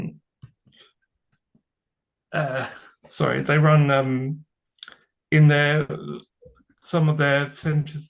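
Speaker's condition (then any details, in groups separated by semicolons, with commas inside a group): Cerebral palsy; from birth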